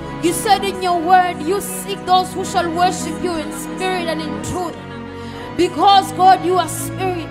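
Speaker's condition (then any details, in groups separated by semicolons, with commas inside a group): No condition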